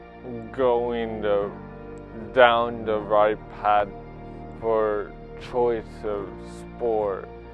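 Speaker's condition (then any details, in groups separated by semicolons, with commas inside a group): Cerebral palsy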